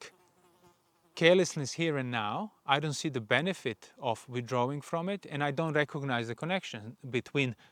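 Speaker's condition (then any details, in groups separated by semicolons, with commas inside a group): No condition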